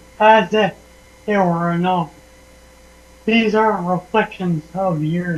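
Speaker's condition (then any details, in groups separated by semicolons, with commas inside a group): Traumatic brain injury; had tracheostomy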